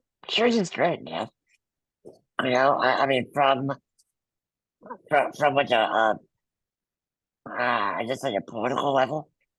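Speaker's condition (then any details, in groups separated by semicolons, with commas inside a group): Muscular dystrophy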